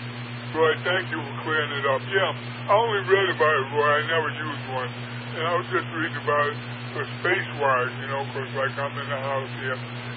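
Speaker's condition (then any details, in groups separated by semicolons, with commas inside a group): Parkinson's; largely wheelchair bound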